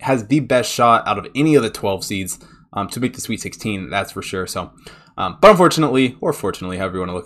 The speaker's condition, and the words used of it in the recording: None; typical speech.